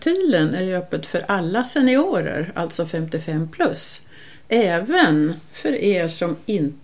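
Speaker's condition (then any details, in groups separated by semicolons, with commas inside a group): No condition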